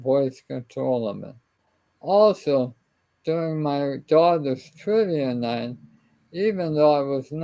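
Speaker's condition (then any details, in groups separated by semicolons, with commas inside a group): ALS; limb onset sporadic form; power chair, no arm or hand use; speech and swallowing trouble, weaker voice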